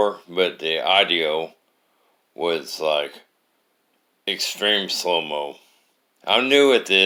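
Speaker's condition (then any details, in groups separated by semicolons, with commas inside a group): Traumatic brain injury; sounds drunk when speaking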